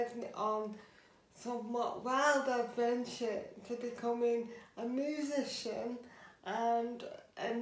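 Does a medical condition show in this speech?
Yes: cerebral palsy.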